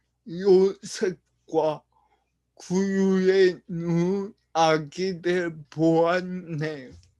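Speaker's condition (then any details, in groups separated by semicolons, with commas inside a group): Brain lesion disability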